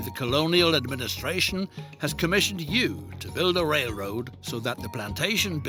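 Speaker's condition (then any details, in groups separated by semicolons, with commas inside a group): No condition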